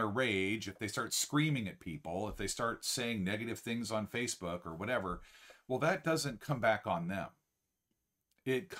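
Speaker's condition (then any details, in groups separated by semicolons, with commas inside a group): No condition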